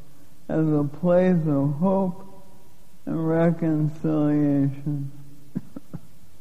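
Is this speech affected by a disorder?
Yes: Lou Gehrig's disease; onset with loss of strength first thought due to Parkinson's.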